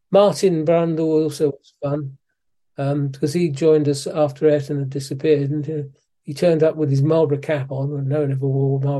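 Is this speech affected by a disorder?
Yes: Parkinson's disease; suspected for a while.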